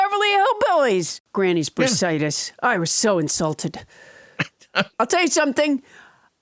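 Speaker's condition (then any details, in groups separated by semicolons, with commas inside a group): No condition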